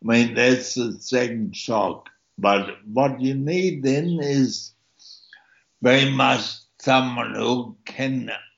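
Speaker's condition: Stroke with speech impediment; tracheotomy

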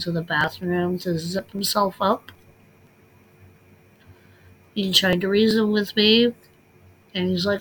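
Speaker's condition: Cleft lip and palate, unilateral cleft lip and palate; audible heavy breathing or wheezing heard over words

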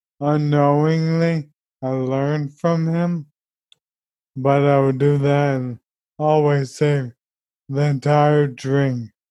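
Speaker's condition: ALS; Taylor as paid caregiver 40 hours weekly

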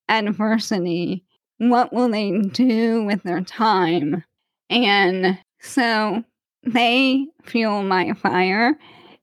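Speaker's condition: ALS; voice weaker when tired or after much talking

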